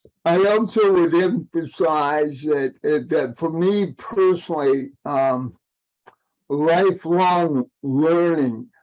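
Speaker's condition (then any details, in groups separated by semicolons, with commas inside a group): Cerebral palsy; aging adult, past 40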